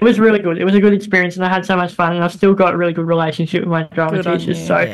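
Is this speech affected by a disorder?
Yes: bilateral cleft lip and palate; congenital bilateral cleft lip and palate, many operations from 3 months, hip bone graft, throat operation; as child squeaky, very airy, nasal voice, speech therapy through life, much improved since.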